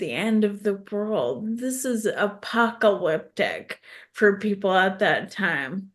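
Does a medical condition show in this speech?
Yes: ALS; progressive neurological disease, tongue fasciculations.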